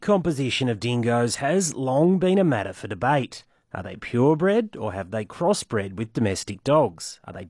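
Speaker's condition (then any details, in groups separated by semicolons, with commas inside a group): No condition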